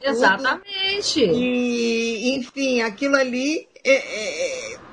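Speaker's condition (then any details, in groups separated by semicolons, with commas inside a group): No condition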